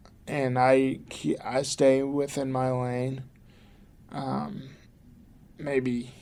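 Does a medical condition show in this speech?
Yes: cerebral palsy; from birth.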